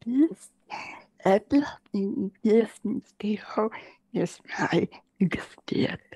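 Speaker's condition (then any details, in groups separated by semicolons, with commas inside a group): Generalized dystonia; generalized, leg weakness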